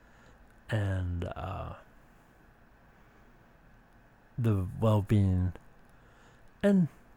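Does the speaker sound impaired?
Yes: speech impediment.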